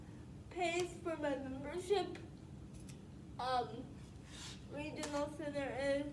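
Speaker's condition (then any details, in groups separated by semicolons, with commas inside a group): Spastic quadriplegic cerebral palsy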